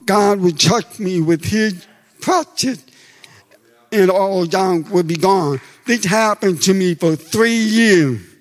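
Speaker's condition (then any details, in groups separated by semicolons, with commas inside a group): Deafness; comfortable speaking and using own voice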